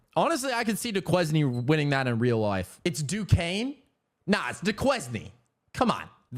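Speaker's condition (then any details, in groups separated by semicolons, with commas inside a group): No condition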